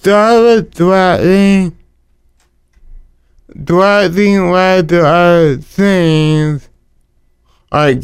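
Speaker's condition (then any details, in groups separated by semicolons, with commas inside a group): Cerebral palsy; talking affected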